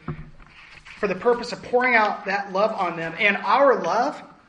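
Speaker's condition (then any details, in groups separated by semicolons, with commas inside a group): No condition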